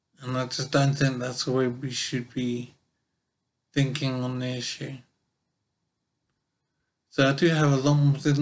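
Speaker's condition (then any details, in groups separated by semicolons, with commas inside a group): Brain injury; severe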